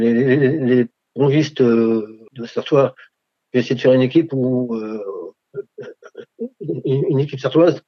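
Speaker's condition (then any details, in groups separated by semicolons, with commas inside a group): Parkinson's disease; Ping Pong Parkinson championships for 4 years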